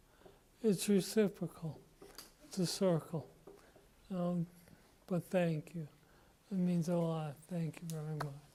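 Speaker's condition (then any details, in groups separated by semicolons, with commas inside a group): Parkinson's disease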